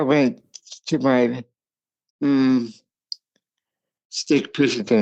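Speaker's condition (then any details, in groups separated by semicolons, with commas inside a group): Cerebral palsy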